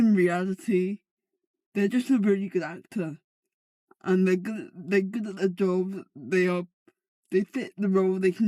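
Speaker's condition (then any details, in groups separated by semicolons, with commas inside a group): Cerebral palsy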